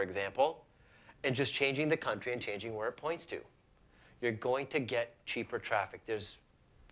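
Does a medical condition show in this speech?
No.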